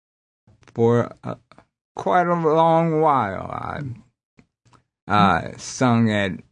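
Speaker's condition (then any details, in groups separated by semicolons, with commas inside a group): Aphasia after strokes; attended speech services, singing suggested by doctor as therapy, aphasia persists but singing helps coping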